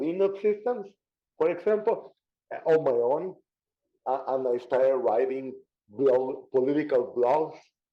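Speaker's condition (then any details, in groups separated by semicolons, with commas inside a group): Cerebral palsy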